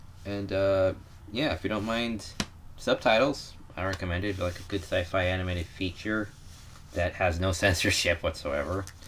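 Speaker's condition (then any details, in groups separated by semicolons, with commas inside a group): No condition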